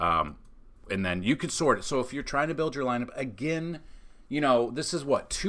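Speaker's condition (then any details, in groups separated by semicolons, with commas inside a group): No condition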